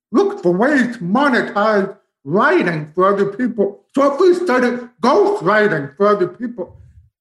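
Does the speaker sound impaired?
Yes: profound deafness, bilateral, from spinal meningitis.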